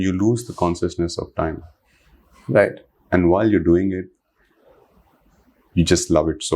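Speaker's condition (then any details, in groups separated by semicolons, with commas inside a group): No condition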